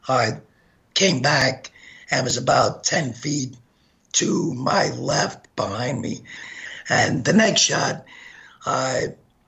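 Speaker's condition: Gunshot injury to voice box; hit spine

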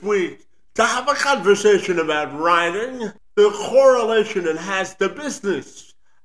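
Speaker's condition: Cerebral palsy; cerebral palsy present from birth

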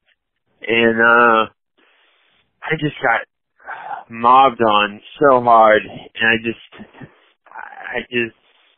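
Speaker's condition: Cerebral palsy, mild; had speech therapy

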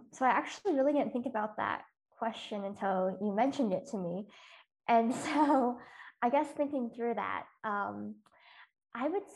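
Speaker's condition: Cleft lip and palate

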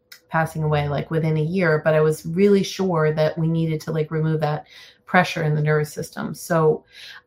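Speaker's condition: No condition

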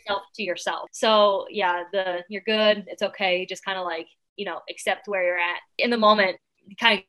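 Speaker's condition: No condition

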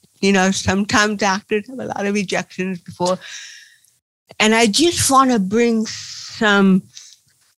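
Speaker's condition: Cerebral palsy; chronic pain

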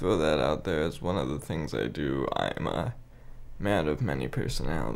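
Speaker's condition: Cerebral palsy; spastic quadriplegia, tight muscles, cannot walk typically, uses walker or gait trainer, describes smaller form; regular stretching, walking and exercise, occasional pain when muscles tight

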